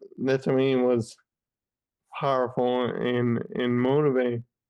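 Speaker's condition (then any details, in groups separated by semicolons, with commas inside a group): Friedreich's ataxia; uses wheelchair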